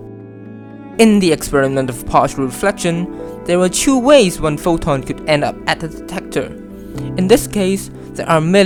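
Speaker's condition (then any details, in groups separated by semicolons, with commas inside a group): No condition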